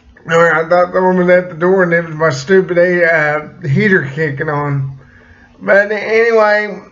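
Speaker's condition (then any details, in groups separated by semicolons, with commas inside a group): Cerebral palsy; slight speech impediment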